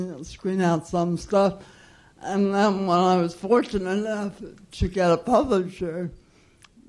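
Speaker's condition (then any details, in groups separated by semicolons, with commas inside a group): Cerebral palsy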